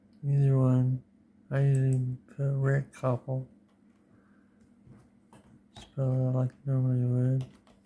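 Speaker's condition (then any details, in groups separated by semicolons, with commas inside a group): Parkinson's disease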